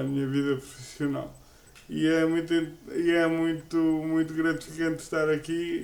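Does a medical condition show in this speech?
Yes: cerebral palsy; uses a wheelchair.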